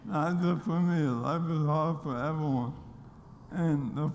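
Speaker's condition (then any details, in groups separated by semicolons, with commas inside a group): ALS; progressive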